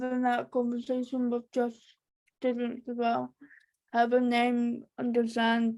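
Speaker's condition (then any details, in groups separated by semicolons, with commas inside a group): Cerebral palsy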